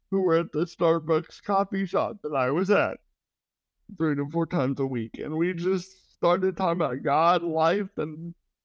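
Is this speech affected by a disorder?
Yes: cerebral palsy.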